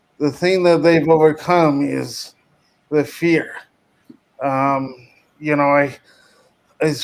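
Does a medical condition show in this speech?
Yes: cerebral palsy.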